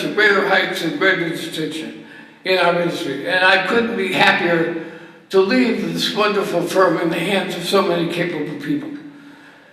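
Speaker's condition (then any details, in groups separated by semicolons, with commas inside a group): ALS; voice weakened by disease, little voice left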